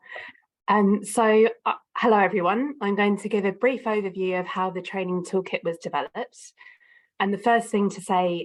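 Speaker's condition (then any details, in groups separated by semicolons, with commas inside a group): No condition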